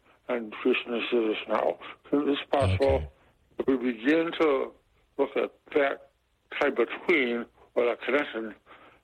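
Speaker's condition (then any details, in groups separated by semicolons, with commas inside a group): Speech impediment from Abilify, medication-induced; caused by Abilify; tries hard to be understood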